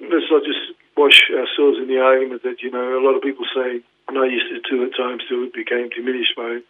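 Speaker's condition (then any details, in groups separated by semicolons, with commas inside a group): Parkinson's; diagnosed 2019, led to retirement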